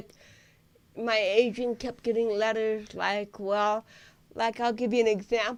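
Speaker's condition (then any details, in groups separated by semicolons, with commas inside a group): Cerebral palsy; lifelong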